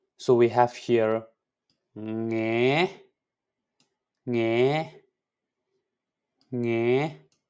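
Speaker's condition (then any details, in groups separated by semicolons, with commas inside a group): No condition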